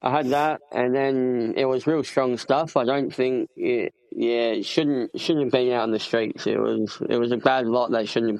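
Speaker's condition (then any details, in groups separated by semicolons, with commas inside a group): Cleft palate; congenital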